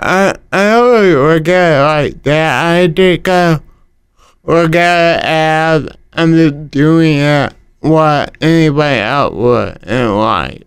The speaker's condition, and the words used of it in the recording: Cerebral palsy. So walking, talking, stuff like that is affected.